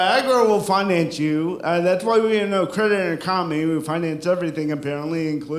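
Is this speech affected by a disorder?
Yes: cerebral palsy; sounds drunk, constant.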